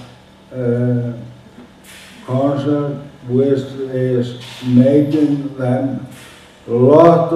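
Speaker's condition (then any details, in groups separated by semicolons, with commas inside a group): Motor neuron disease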